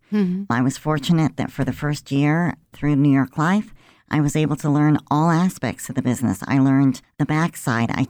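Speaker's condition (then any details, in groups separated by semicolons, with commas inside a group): Cleft lip and palate; present since birth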